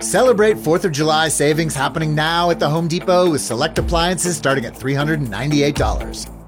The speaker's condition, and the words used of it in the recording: No condition.